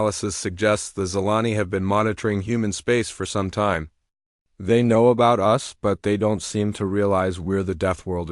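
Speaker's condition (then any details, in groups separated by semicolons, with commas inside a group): No condition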